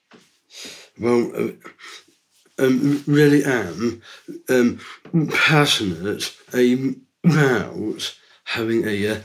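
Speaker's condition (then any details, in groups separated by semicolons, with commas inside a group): Down syndrome; from birth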